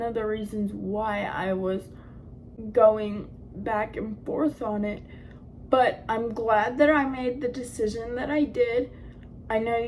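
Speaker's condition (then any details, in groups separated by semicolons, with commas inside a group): Cerebral palsy; hip osteoarthritis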